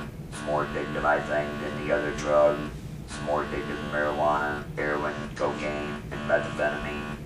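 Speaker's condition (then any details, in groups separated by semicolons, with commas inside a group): Laryngectomy for throat cancer; larynx removed, throat cancer from tobacco, breathes through neck stoma; diagnosed at 48, electrolarynx, trach tube nightly; no voice without electrolarynx, narrowed throat needs dilating, audible stoma breathing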